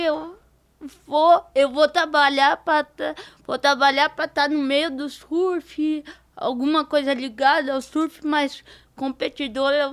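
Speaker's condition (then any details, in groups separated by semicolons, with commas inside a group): Cerebral palsy; diparetic form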